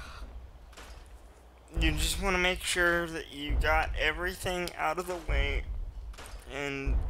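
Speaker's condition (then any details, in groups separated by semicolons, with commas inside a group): Cerebral palsy, mild; speech sometimes affected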